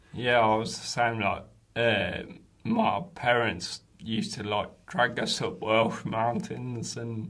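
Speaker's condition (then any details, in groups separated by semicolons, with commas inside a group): Ataxia; neurological condition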